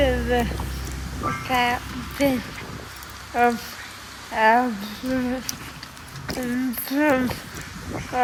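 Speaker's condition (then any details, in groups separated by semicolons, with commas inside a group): Cerebral palsy; from birth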